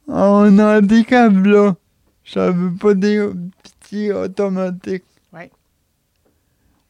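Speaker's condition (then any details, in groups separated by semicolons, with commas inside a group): Cerebral palsy; age 31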